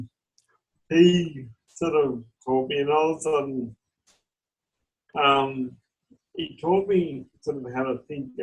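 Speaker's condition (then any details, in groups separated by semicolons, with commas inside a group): Cerebral palsy; present from birth, affects arms and legs, wheelchair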